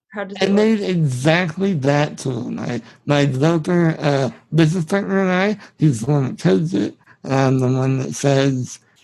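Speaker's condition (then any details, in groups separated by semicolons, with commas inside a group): Spinal muscular atrophy; genetic, from birth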